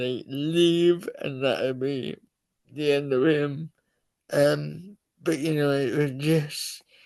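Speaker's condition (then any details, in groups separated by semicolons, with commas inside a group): Cerebral palsy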